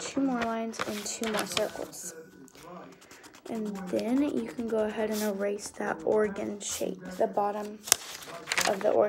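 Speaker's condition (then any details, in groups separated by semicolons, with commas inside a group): No condition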